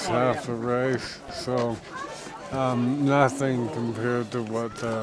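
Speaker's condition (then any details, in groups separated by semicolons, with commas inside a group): ALS; onset in biceps, now affecting quads; progressing, about three years since onset, twitching, no feeding tube; losing voice, mostly muscular, little respiratory involvement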